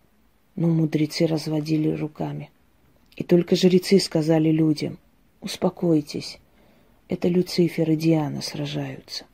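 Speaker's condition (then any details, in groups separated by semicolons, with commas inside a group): No condition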